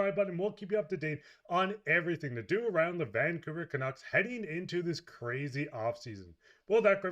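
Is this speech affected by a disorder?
No.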